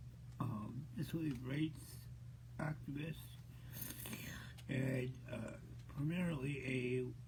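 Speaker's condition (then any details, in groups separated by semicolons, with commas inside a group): Cerebral palsy; present since birth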